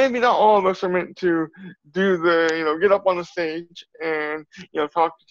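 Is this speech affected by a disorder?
Yes: cerebral palsy; from birth.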